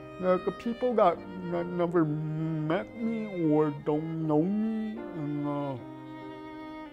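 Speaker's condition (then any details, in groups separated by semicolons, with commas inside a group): Cerebral palsy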